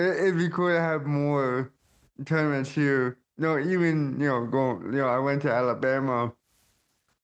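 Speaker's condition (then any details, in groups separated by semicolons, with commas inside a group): Cerebral palsy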